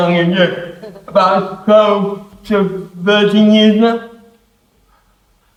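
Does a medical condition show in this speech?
Yes: cerebral palsy; affects hands.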